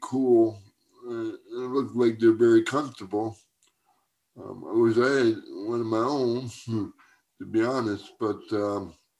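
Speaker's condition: Cerebral palsy; from birth

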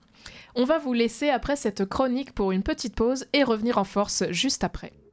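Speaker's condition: No condition

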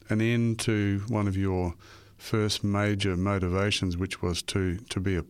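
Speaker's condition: No condition

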